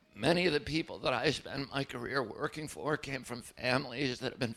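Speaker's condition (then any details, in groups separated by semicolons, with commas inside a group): Spasmodic dystonia; voice trembles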